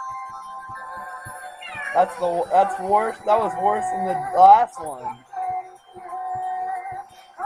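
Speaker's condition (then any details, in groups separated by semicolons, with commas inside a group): No condition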